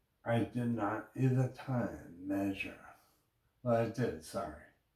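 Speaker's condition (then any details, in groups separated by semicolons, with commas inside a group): Brain injury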